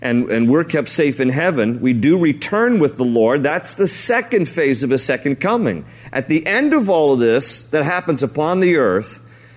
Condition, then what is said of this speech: None; typical speech.